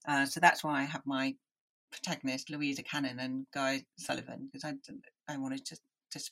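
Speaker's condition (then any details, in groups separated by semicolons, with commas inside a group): Deafness; hopeless and unwieldy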